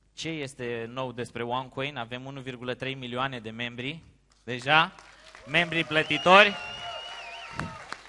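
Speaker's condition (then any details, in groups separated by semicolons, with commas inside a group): No condition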